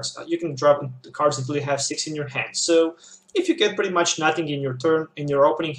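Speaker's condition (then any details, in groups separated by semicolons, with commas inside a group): No condition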